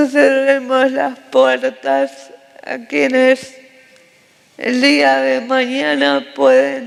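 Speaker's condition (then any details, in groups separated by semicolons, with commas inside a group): Cerebral palsy; respiratory arrest at birth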